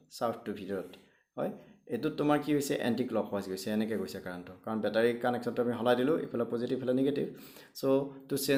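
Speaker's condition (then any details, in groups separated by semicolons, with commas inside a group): No condition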